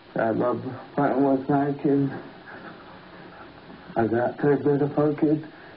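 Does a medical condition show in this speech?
Yes: Huntington's disease; hereditary, single gene defect; diagnosed a few years earlier, on symptom medication.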